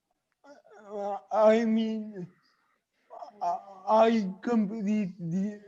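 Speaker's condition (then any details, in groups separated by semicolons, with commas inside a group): Cerebral palsy; from birth, affects walking; cannot speak normally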